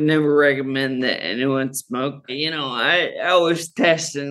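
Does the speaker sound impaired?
Yes: Friedreich's ataxia; progressive, managed with cannabis for neuropathic pain, muscle relaxing, sleep; ataxia worse when not well-rested.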